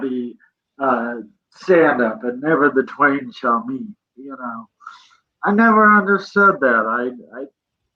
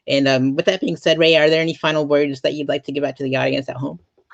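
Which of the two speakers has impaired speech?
The first: cerebral palsy; present from birth.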